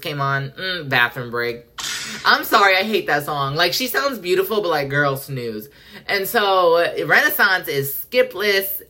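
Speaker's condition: No condition

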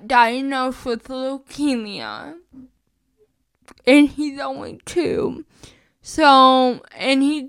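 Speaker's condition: Spastic cerebral palsy, mixed, mostly spastic

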